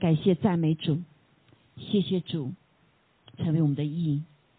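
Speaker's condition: No condition

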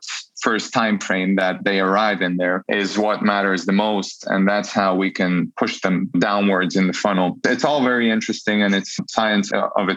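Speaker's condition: No condition

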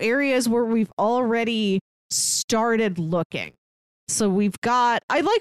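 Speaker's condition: No condition

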